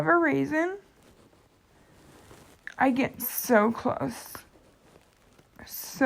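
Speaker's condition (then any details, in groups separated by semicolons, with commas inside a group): Cerebral palsy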